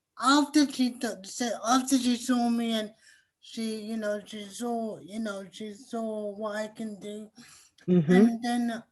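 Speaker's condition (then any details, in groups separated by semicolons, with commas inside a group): Cerebral palsy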